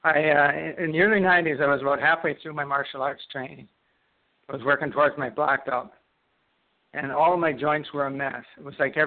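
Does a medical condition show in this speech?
Yes: Parkinson's disease; left-sided onset.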